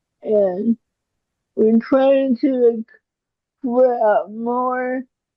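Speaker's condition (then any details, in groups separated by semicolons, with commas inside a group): Cerebral palsy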